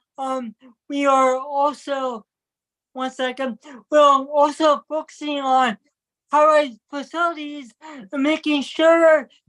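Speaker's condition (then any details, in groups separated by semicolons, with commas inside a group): Cerebral palsy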